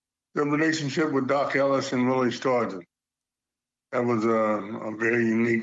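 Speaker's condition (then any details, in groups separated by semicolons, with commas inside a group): Parkinson's; Parkinson's disease for quite a while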